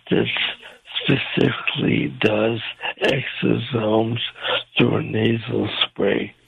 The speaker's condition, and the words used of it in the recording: ALS (motor neuron disease). I'm freaking out because my voice sounds like Bobby Kennedy Jr., or people think I had a stroke.